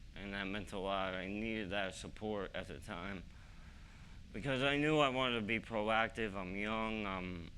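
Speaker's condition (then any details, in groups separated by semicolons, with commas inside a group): ALS; young-adult onset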